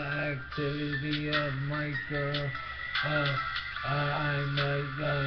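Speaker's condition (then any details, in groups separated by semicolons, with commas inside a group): Brain injury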